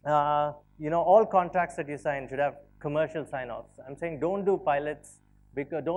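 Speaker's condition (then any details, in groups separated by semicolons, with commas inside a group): No condition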